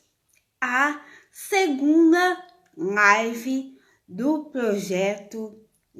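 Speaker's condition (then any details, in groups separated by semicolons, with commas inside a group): Cerebral palsy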